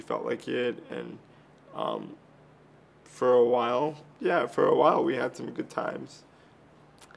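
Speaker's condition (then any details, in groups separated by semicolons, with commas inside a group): Cerebral palsy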